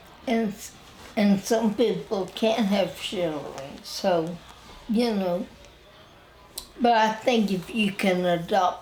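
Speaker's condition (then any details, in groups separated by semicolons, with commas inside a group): Spinal ataxia; wheelchair user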